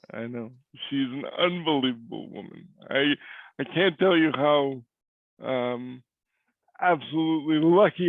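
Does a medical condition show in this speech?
Yes: cerebral palsy; voice is different.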